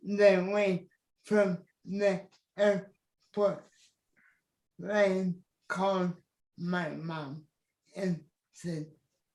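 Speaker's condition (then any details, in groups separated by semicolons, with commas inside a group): Cerebral palsy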